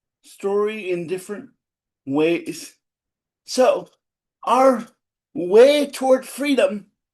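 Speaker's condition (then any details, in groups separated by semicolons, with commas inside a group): Cerebral palsy; spastic type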